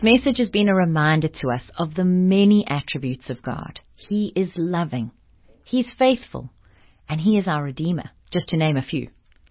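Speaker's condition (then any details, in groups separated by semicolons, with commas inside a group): No condition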